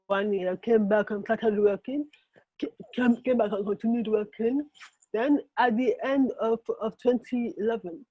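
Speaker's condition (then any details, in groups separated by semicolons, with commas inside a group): Cerebral palsy; affects movement and writing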